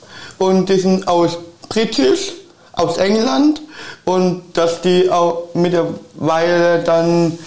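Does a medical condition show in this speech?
Yes: Down syndrome.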